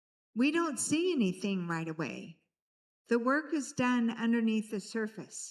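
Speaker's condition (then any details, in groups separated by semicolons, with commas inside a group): No condition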